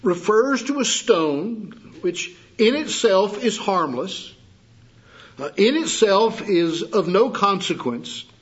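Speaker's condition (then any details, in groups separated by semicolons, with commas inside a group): No condition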